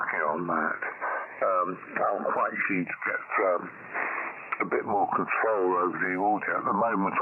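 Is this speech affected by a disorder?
Yes: speech affected by mouth surgeries.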